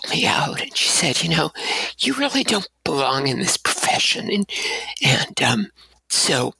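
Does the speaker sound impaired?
Yes: abductor spasmodic dysphonia; onset Fresno State after voice loss shouting over music, student clinician therapy, two damaging surgeries; cords open involuntarily, much breathiness, staccato syllables, lengthened syllables give shaky tremor, focused speaking.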